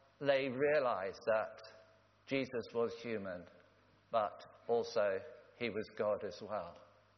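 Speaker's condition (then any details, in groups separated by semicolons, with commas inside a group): No condition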